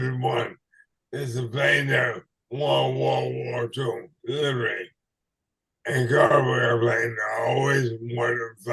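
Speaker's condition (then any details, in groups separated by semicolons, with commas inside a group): ALS/MND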